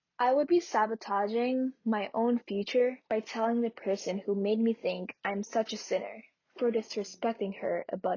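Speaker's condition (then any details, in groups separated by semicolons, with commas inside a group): No condition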